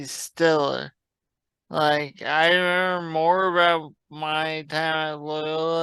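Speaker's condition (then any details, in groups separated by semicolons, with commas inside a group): Traumatic brain injury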